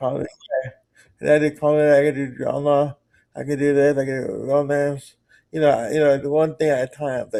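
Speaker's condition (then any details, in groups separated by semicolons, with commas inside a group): Cerebral palsy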